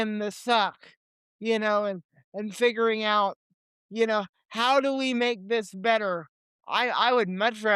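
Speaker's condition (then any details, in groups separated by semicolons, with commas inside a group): Cerebral palsy; limited mobility, legs; age 28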